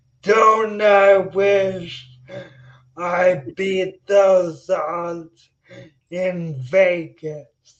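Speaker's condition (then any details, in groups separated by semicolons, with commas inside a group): Spinocerebellar ataxia; slightly staccato speech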